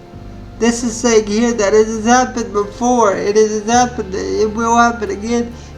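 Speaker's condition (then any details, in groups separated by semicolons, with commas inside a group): Spastic cerebral palsy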